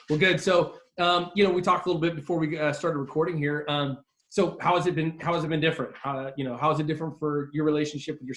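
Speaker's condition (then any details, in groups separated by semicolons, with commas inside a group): No condition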